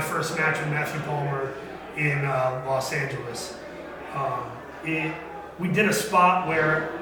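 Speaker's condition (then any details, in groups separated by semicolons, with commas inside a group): No condition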